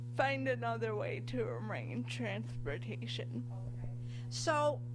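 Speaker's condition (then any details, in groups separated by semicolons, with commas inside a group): Cerebral palsy; from birth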